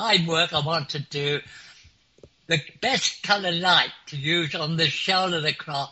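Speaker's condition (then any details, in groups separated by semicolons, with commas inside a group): Clinically deaf; clinically deaf since school age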